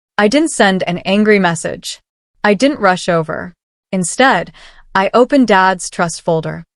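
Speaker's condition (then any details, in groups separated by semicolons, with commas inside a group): No condition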